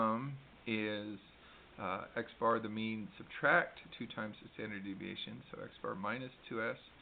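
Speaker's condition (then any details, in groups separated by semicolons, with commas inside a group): No condition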